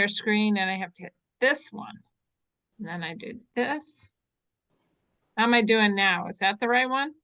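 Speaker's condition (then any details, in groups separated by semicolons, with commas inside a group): No condition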